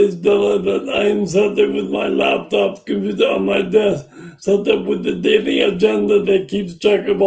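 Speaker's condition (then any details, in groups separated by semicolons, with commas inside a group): Brain injury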